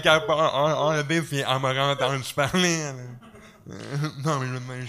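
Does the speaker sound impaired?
Yes: cerebral palsy with stuttering; movement affected; stutters during recording; scripted stuttering jokes, once rejected at audition for stuttering too much, later unnoticed.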